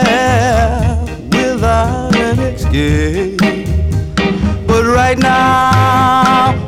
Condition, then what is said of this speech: No condition.